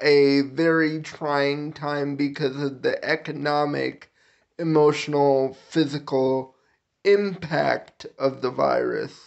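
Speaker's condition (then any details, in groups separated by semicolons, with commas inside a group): Cerebral palsy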